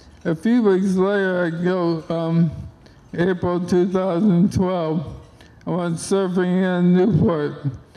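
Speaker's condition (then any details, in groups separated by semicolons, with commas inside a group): ALS; onset left hand and arm, then right arm, spinal stem cells; diagnosed over a year, symptoms 2.5 years, wheelchair, physical therapy; speech expected to be lost, relies on dictation software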